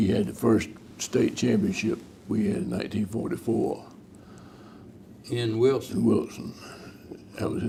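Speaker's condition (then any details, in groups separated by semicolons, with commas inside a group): Parkinson's disease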